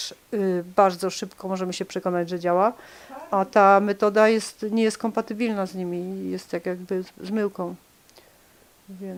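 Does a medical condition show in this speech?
No.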